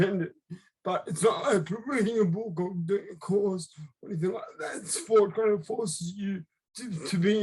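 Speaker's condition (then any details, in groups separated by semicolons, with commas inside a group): Cerebral palsy; left-sided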